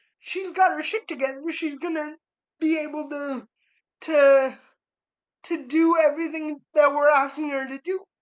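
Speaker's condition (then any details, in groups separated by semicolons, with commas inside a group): Cerebral palsy; spastic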